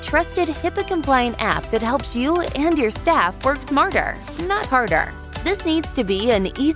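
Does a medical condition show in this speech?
No.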